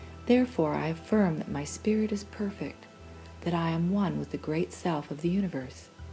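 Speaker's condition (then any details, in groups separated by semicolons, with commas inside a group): No condition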